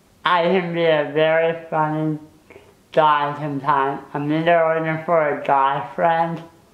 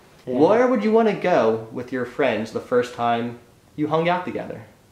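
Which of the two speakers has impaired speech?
The first: spinal muscular atrophy.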